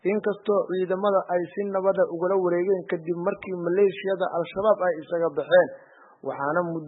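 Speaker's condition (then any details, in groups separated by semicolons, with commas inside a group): No condition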